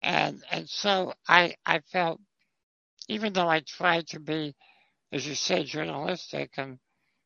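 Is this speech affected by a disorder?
Yes: spinal muscular atrophy type 2; congenital, never walked or stood, lifelong wheelchair user, could not type or use computer fast enough; about 60 years since onset, uses Dragon voice to text.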